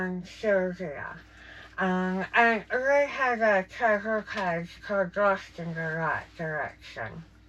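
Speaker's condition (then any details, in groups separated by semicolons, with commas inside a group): Jaw cancer surgery; tracheostomy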